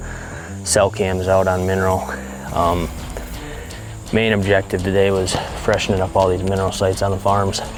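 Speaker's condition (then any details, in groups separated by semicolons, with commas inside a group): No condition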